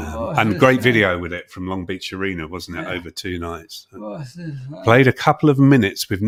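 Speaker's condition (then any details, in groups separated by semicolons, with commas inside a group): No condition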